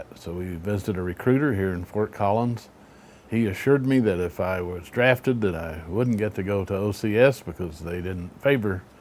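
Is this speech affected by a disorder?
No.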